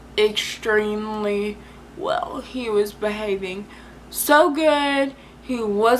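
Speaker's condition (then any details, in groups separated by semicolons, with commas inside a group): Cerebral palsy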